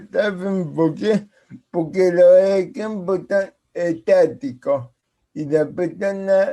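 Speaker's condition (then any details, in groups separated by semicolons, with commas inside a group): Cerebral palsy; present since birth; speaks as if with potato in mouth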